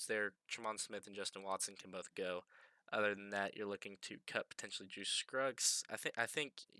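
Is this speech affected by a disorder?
No.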